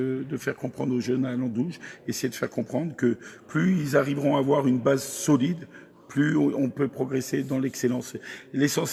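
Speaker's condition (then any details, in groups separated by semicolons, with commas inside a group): No condition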